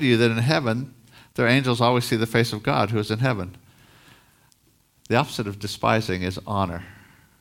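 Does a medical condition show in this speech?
No.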